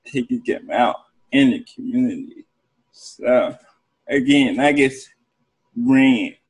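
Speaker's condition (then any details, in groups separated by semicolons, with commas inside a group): Cerebral palsy; therapists involved in upbringing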